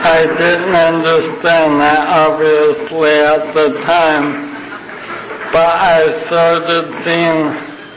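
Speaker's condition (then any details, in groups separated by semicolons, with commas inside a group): ALS (Lou Gehrig's disease); sounds like having had a couple of drinks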